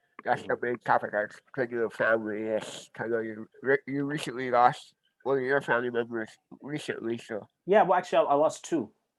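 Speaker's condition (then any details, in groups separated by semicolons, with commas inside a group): Cerebral palsy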